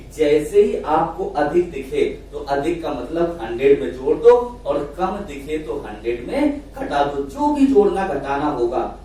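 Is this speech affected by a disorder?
No.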